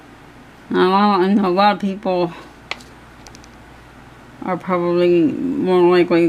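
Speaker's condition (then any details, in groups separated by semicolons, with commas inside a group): Cerebral palsy; hands affected, shaking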